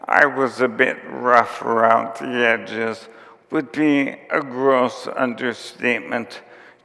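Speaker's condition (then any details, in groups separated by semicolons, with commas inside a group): ALS; symptoms began about four years before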